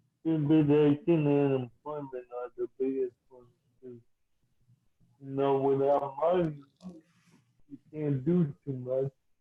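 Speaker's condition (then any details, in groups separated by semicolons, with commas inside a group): Cerebral palsy, mild; speech slightly affected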